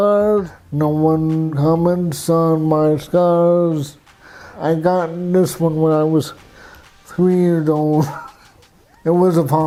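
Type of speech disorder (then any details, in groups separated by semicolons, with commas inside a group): Dysarthria; cerebral palsy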